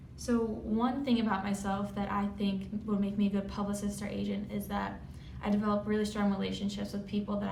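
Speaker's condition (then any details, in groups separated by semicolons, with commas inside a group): No condition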